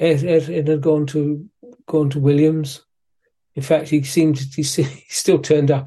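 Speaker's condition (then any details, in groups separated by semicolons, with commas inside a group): Parkinson's disease; suspected for a while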